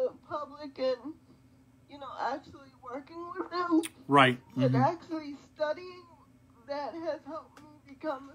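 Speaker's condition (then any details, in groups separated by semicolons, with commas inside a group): Quadriplegic cerebral palsy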